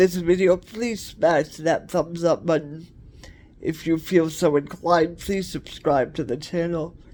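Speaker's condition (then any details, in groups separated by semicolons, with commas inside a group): Cerebral palsy; cerebral palsy, wheelchair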